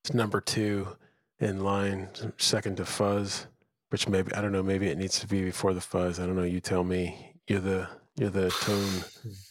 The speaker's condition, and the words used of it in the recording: No condition.